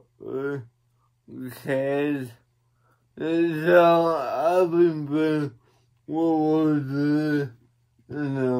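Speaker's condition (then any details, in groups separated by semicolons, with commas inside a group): Cerebral palsy; one hand affected; atypical speech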